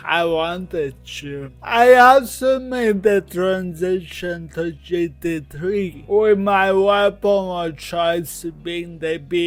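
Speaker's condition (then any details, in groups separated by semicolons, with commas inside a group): Cerebral palsy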